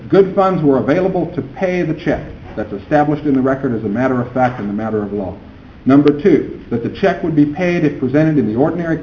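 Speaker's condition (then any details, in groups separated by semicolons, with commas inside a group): No condition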